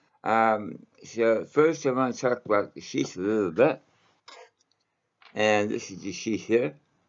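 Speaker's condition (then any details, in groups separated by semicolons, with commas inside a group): Mouth cancer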